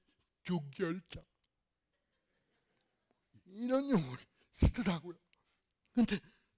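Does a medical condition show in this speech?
Yes: cerebral palsy; fairly severe in childhood.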